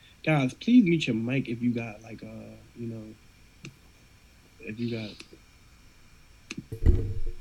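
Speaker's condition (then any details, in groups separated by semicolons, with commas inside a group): No condition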